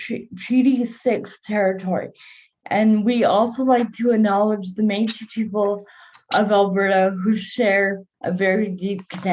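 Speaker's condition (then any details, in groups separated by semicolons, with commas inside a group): Cerebral palsy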